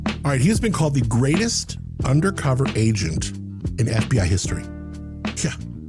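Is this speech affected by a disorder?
No.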